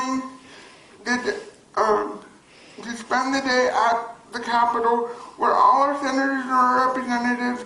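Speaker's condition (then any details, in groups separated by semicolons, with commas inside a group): Cerebral palsy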